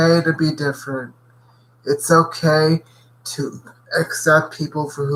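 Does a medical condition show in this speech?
Yes: cerebral palsy.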